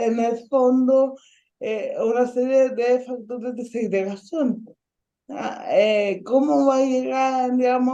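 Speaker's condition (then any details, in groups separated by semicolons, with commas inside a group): Ataxic cerebral palsy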